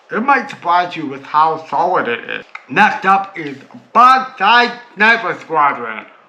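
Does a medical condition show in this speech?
Yes: cerebral palsy.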